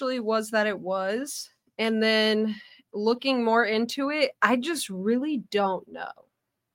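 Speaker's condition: No condition

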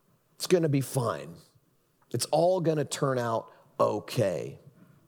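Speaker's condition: No condition

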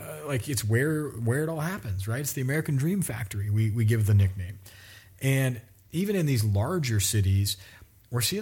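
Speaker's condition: No condition

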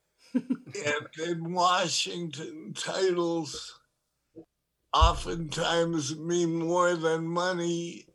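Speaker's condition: Parkinson's disease; tremor

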